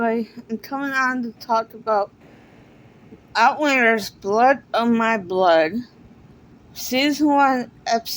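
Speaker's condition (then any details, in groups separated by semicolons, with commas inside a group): Cerebral palsy; speaks differently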